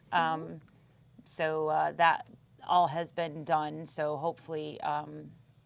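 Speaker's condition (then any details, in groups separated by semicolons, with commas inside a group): No condition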